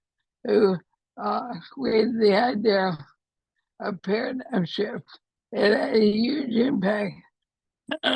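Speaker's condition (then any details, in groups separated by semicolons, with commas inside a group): ALS; affects hands and voice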